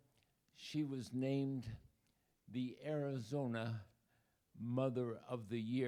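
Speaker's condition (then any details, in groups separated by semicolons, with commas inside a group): ALS; body weakening, 2 years since onset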